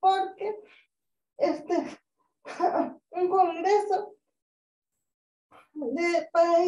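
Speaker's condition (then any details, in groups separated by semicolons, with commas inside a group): Cerebral palsy; high support needs, relies on others for hands and feet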